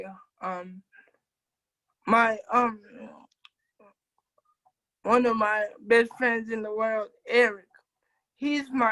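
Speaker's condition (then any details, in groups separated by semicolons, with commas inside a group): Cerebral palsy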